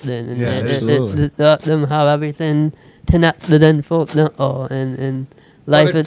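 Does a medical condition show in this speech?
Yes: speech impediment; Google translator voice input once misrecognized speech, switched to typing instead.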